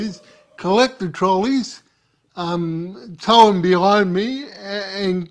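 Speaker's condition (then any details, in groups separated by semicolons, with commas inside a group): Cerebral palsy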